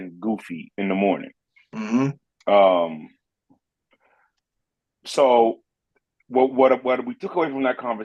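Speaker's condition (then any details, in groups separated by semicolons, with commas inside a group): No condition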